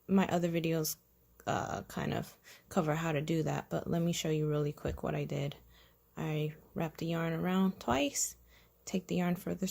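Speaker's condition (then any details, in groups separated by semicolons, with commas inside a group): No condition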